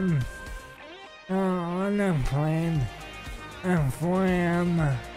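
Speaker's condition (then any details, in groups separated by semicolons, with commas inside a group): ALS; stem cell treatment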